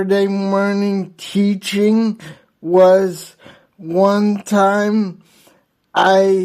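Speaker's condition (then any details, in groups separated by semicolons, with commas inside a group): Hydrocephalus with shunt failure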